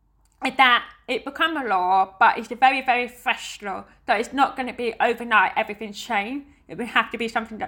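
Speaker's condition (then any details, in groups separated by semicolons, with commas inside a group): Deafness; uses sign language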